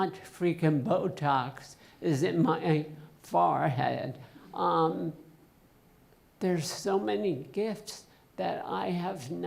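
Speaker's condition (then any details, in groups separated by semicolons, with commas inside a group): Essential tremor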